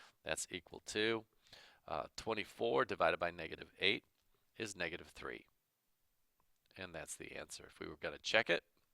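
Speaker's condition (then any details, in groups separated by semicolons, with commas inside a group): No condition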